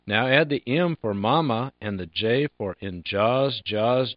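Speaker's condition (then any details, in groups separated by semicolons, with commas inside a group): No condition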